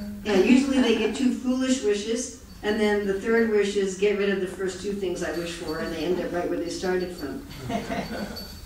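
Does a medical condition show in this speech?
No.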